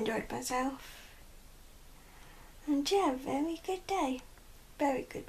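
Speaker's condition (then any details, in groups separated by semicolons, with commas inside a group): Cerebral palsy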